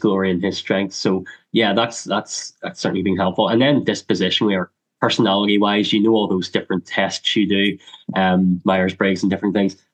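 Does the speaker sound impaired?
Yes: cleft lip and palate; congenital.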